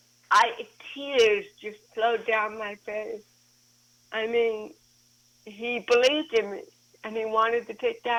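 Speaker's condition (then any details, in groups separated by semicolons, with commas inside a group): Cerebral palsy; since birth, cervical spine surgery C1-C7, lower back spine surgery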